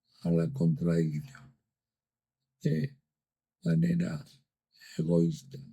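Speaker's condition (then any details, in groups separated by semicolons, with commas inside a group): ALS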